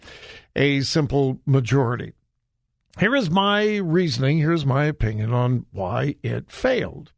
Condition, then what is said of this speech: None; typical speech.